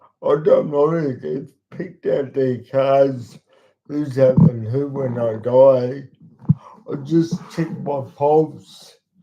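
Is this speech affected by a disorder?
Yes: cerebral palsy; talks slowly.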